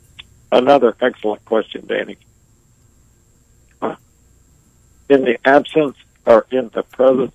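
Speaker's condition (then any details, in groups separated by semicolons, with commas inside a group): ALS; motor neuron loss, sensation intact with pain, wheelchair user, about 17 to nearly 20 years since onset; barely able to speak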